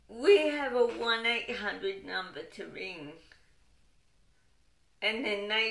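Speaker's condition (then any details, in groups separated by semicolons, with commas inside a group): Cerebral palsy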